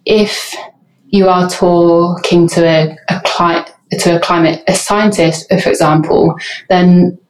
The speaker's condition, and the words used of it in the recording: Stuttering. You may notice that one of our guests today has a stammer.